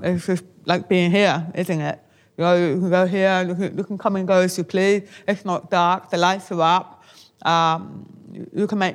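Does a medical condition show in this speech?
Yes: deafness; born profoundly deaf, taught lip reading, hearing aids, English first language, Auslan learned ten years ago.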